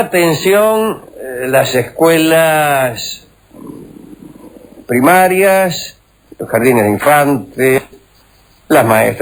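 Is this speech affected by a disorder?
No.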